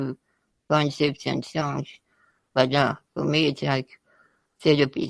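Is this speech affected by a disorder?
Yes: spinal muscular atrophy type 2; type 2, progressive, severe disability.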